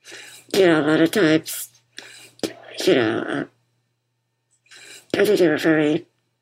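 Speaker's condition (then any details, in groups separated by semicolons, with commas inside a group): Muscular dystrophy; congenital form, diagnosed as toddler; BiPAP machine audible while talking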